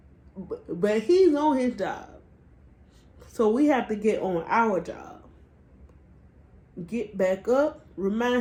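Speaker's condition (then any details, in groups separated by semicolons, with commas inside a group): Cerebral palsy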